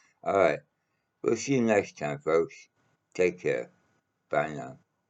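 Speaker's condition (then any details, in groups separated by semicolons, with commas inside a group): Mouth cancer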